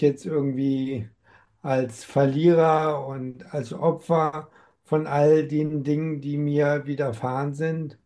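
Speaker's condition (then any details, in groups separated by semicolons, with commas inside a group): Amyotrophic lateral sclerosis; diagnosed at 47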